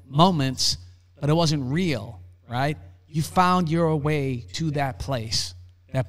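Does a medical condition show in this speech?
No.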